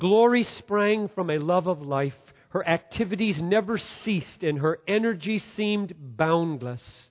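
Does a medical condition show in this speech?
No.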